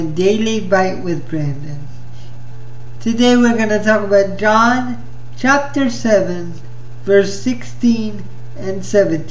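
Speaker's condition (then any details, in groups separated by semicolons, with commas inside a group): Spastic cerebral palsy; spastic form, quadriplegic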